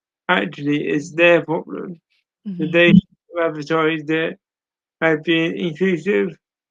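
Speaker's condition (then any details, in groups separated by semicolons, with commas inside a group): Cerebral palsy; full-time wheelchair user; speech impairment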